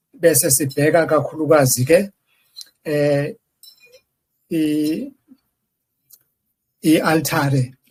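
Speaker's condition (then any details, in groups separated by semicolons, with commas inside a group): No condition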